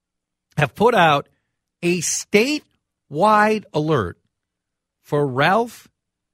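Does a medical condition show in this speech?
No.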